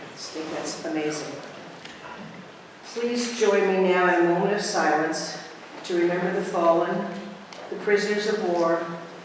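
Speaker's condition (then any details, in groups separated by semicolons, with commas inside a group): No condition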